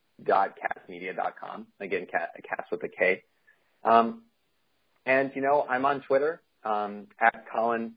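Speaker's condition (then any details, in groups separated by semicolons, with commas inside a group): No condition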